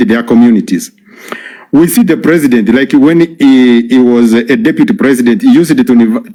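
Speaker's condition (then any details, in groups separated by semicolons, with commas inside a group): No condition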